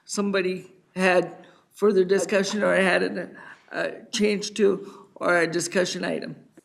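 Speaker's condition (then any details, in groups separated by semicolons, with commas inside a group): Cerebral palsy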